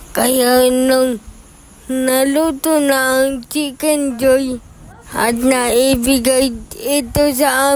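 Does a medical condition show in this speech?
Yes: cerebral palsy; affects hands, cannot write.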